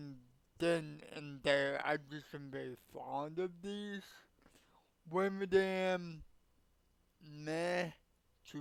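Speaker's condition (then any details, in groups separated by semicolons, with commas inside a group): Cerebral palsy; affects legs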